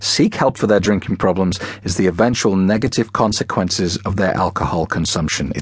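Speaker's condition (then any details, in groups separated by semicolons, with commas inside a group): No condition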